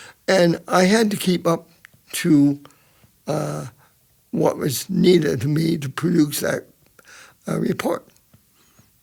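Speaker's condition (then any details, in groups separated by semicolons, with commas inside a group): Cerebral palsy; present from birth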